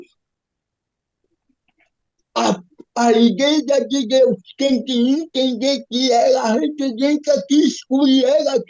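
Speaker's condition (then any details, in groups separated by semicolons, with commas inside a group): Cerebral palsy; physical disability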